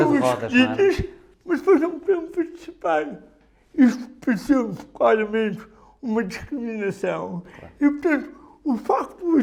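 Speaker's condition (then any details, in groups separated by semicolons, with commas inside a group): Cerebral palsy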